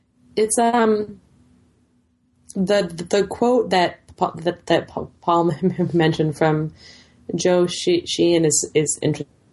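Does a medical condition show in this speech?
Yes: stuttering; therapy over past 3 years: fluency shaping, stuttering modification, voluntary stuttering, subway talks with strangers; desensitization through stuttering community, meeting people who stutter, openly disclosing stuttering, no voluntary stuttering used; not trying not to stutter, some situations hard and challenging; here repeated sounds, repeated words, prolonged sounds.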